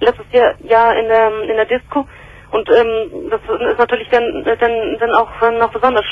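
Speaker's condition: Stuttering; developmental stutter since starting to speak, speech therapist in primary school, special school including stutterers; learned technique in Bonn after school, relapse, stopped technique; stutters somewhat, relatively fluent per host, nervous on air; repeated sounds, repeated words

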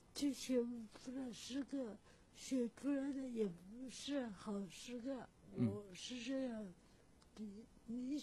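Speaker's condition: Cerebral palsy; breech delivery with oxygen deprivation

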